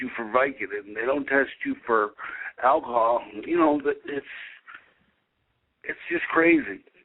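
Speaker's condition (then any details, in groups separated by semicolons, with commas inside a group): Cerebral palsy; able to speak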